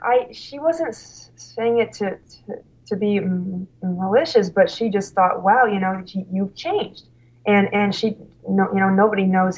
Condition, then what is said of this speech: Stuttering. So it's not like, oh, here's my stuttering, and I'm at the mercy of this thing.